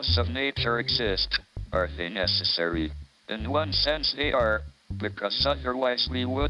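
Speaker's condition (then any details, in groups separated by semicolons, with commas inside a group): ALS, speech-generating device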